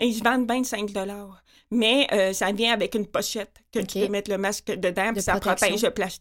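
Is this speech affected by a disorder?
Yes: profound deafness with cochlear implant, congenital; born 100% deaf, cochlear implant by Dr. Ferron at Hôtel-Dieu de Québec, cochlear electrodes, external magnet; audiologist adjusts implant every 2 years, lip-reads to confirm, misses fast group talk, phone calls hard.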